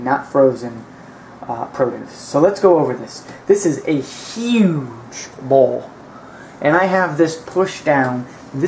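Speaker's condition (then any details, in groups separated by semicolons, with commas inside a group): No condition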